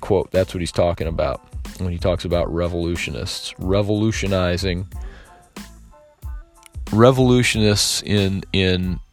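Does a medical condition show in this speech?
No.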